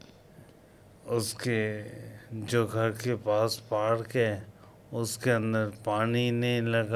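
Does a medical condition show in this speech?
Yes: coma after road accident.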